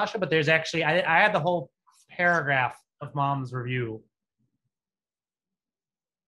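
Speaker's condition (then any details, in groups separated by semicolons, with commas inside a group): No condition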